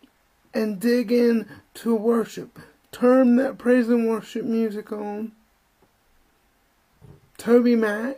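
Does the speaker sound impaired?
Yes: spastic cerebral palsy; uses wheelchair.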